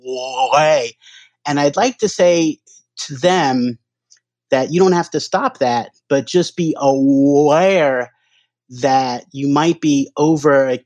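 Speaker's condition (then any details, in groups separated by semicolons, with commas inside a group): Stuttering; onset around age 2.5, fall with traumatic brain injury then, grandfather and daughter stutter, likely genetic, hypnotherapy tried; no longer hides stutter, not trying to avoid stuttering, stuttering more or more aware lately, sober; stutters every time talking, hard ordering in restaurants, phone calls, strangers, alcohol seemed to lessen stutter; prolonged sounds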